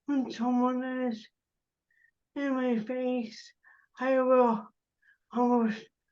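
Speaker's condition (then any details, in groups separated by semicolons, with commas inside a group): Cerebral palsy, spastic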